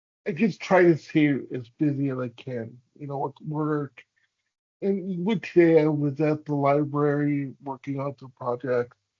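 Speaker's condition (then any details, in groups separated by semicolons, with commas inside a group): Cerebral palsy; hamstring releases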